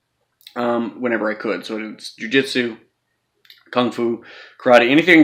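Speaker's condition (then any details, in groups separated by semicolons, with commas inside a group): No condition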